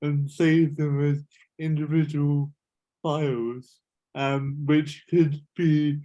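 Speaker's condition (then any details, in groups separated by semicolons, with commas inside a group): Cerebral palsy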